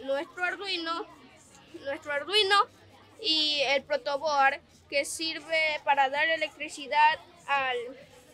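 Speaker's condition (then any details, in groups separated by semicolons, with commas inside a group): No condition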